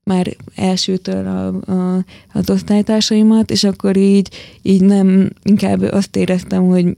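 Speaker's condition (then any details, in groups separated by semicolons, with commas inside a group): Hearing loss, hard of hearing, hearing aids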